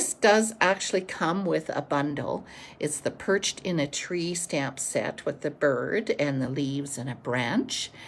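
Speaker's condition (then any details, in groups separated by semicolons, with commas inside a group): No condition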